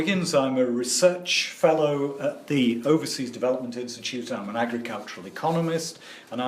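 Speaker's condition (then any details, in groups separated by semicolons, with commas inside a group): No condition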